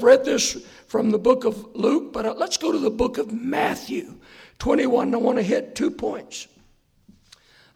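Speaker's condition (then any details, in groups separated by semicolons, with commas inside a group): Hoarseness after vocal cord surgery; hoarse voice, hard for listeners to hear, not smooth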